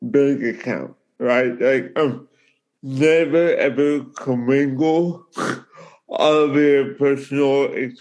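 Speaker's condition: Cerebral palsy

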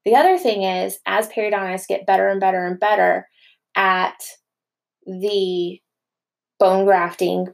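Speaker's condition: No condition

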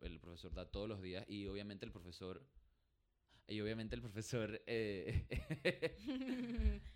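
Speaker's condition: No condition

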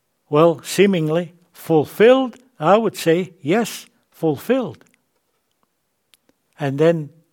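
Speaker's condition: No condition

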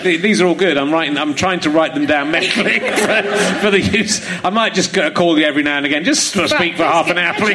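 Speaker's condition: No condition

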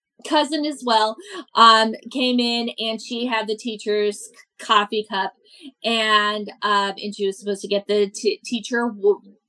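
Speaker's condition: Stuttering; stuttering since childhood, attended National Stuttering Association conferences at 18 and 35; stuttering stand-up comic, performing since age 36; stutters on own name, sound and syllable repetitions, whole-word repetitions, frequent um fillers; repeated sounds

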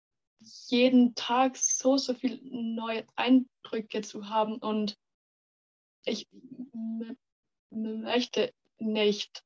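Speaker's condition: Stuttering; stuttering since kindergarten age, many logopedists and speech therapists, stuttering therapy groups with other stutterers; 18 years old, fighting stuttering less with pressure and resistance; part-word and word repetitions, we wegzulaufen; repeated words, prolonged sounds

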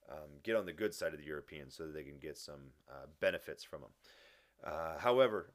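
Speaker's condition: No condition

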